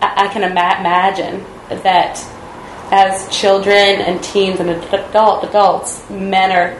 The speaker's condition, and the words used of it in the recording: Stuttering. I found that in certain situations, if I'm stuttering a lot, or the person that I'm talking to, like, doesn't know that I stutter, I can often, like, pretend to be an amazing listener.